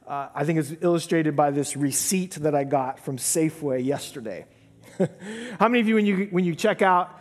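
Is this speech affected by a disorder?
No.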